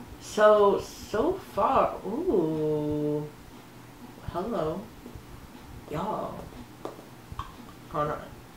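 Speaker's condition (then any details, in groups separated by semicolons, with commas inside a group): No condition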